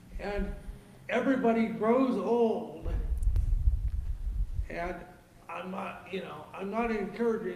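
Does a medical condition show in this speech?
Yes: cerebral palsy; lifelong; age 58.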